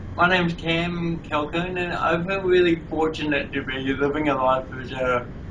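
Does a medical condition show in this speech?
Yes: cerebral palsy; voice slightly shaky, talking a major challenge.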